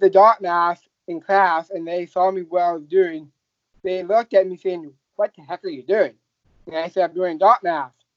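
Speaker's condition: Down syndrome

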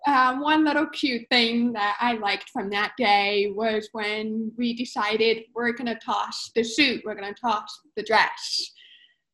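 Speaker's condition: Profound deafness, cochlear implant, congenital profound hearing loss; born deaf, some cochlear hair cells left but insufficient, cochlear implant chosen by doctor father; speech developed through one-on-one training by mother, a former language teacher

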